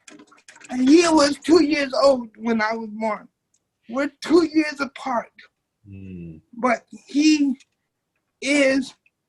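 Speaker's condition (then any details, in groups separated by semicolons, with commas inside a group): Cerebral palsy; uses wheelchair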